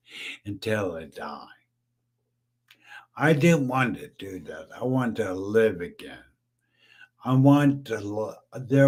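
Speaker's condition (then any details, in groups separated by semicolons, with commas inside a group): Brain injury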